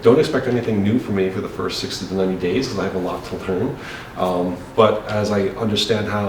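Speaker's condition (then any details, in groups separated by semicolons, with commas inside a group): No condition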